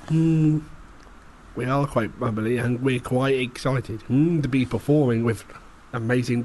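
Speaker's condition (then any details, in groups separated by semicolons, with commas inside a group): Down syndrome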